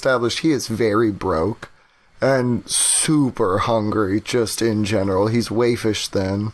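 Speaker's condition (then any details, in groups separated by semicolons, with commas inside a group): No condition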